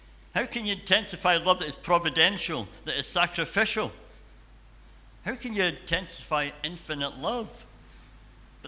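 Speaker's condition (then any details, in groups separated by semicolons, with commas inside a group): Cleft palate and cleft lip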